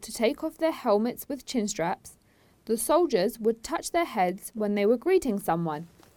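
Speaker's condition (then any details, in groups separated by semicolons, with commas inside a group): No condition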